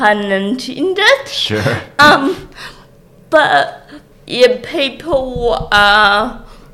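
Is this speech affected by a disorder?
Yes: cerebral palsy; born with cerebral palsy, damage to brain area controlling muscle and movement, childhood physiotherapy and speech therapy, stopped at intermediate; speech obviously affected.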